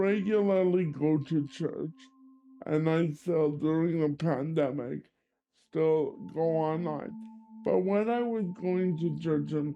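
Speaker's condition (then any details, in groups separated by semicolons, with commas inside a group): Cerebral palsy; limited hand dexterity, cannot write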